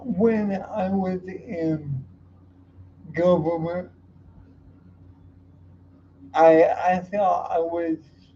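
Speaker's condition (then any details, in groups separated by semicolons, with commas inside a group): Cerebral palsy; uses wheelchair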